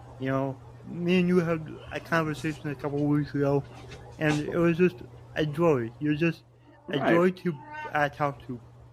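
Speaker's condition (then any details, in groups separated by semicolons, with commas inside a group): Cerebral palsy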